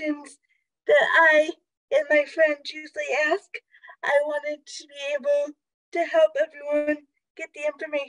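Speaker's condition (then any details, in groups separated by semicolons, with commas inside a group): Cerebral palsy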